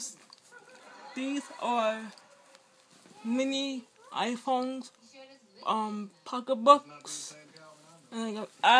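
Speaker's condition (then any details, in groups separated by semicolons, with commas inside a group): Speech impairment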